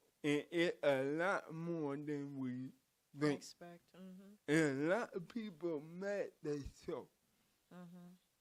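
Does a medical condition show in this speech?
Yes: cerebral palsy; from birth.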